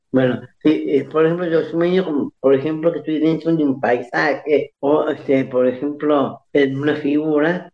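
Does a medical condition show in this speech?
Yes: Down syndrome; age 64.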